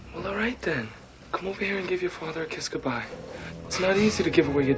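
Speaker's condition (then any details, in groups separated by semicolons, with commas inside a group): No condition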